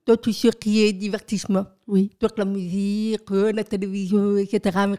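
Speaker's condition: Profound deafness from birth, profound, congenital

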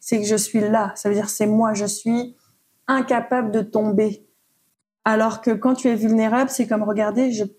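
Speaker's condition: No condition

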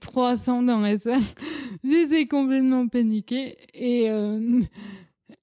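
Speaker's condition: Cerebral palsy; childhood speech

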